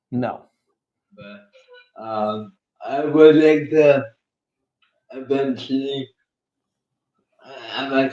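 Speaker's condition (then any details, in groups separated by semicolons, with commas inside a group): Cerebral palsy; uses one hand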